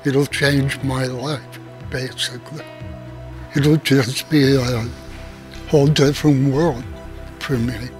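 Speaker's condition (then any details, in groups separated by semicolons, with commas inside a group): Essential tremor; deep brain stimulation, thalamus electrodes; over 50 years, worsening, medications failed, stimulator being programmed; limits speaking and drinking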